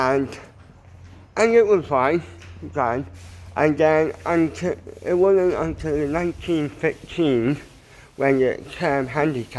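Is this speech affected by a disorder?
Yes: cerebral palsy; mild, ataxic type.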